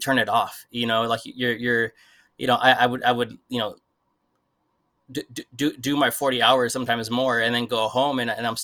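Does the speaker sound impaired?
Yes: stutter; stutter since childhood, never addressed as stuttering, talked a lot and fast, constantly told to slow down; adult, repeats words, gets stuck on words, often cannot start sentences, stutter also obstacle in Spanish; word repetitions, blocks at sentence start, stutters in Spanish too; here repeated sounds, repeated words.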